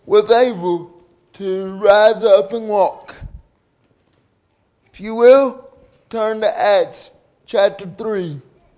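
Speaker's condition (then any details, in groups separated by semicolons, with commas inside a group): Cerebral palsy; 37 years since onset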